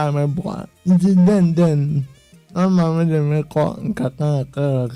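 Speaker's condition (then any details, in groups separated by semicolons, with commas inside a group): Cerebral palsy; self-managing with exercises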